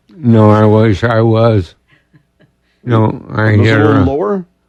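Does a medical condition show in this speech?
Yes: ALS; diagnosed about two years ago.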